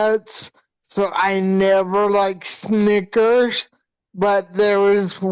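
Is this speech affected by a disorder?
Yes: hydrocephalus with shunt failure; congenital hydrocephalus, shunt failure, 12 brain surgeries, two VP shunts; physio, poor balance, wheelchair or walker, not degenerative, improving; speech affected, self speech therapy, uses artificial voice sometimes.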